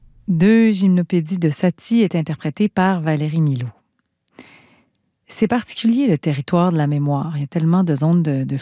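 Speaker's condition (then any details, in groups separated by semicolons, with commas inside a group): No condition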